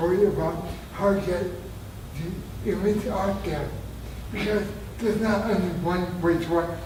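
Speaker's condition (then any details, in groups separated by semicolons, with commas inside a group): Traumatic brain injury; near-fatal injury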